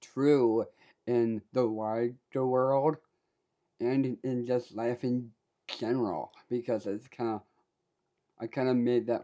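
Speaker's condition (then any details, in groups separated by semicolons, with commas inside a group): Down syndrome; gave recorded speech how do you see me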